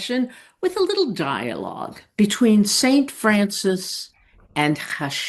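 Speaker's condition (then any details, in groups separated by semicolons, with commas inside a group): No condition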